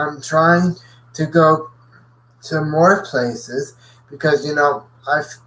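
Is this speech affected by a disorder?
Yes: cerebral palsy.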